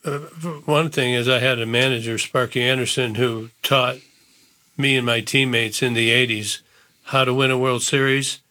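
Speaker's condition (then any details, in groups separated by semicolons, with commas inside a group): Parkinson's disease; first symptom hand cramping, diagnosed about 11 years ago, progressive; drooling stage, does regular exercise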